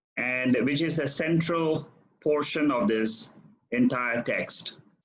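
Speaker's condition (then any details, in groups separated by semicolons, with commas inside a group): No condition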